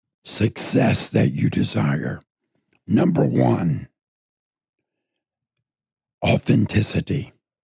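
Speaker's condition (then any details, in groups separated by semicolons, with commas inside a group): Throat cancer; tracheostomy tube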